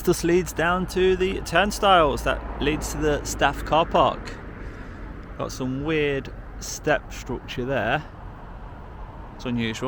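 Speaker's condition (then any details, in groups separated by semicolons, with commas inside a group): No condition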